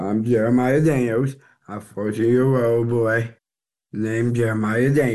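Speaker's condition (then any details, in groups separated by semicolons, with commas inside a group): Down syndrome; congenital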